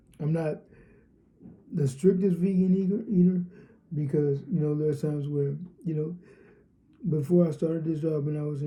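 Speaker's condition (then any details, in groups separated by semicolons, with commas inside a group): Cerebral palsy, spastic diplegia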